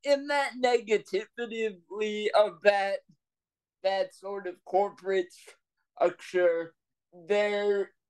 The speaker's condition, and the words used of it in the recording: Cerebral palsy. I was having some trouble with breath control earlier, so